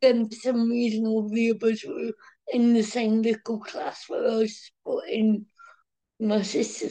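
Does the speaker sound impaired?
Yes: cerebral palsy; born medically dead, mild walking wobble.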